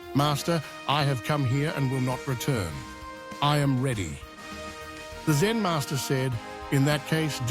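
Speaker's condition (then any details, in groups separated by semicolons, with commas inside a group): No condition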